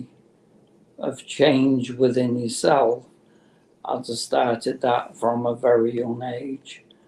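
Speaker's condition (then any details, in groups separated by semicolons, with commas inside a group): Motor neurone disease; terminal, no cure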